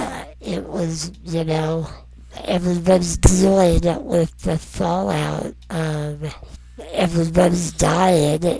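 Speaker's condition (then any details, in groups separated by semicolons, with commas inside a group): Non-progressive muscular dystrophy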